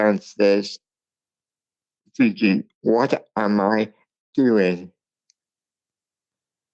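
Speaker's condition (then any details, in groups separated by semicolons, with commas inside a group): Cerebral palsy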